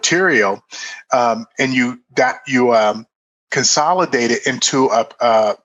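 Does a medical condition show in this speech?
No.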